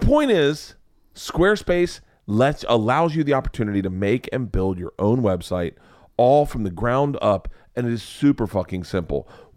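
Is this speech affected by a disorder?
No.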